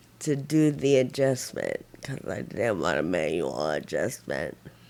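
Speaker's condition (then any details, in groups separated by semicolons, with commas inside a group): Friedreich ataxia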